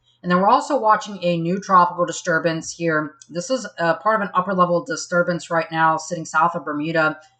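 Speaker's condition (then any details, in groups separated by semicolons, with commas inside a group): No condition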